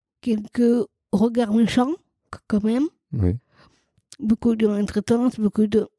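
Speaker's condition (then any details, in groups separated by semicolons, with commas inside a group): Down syndrome, trisomy 21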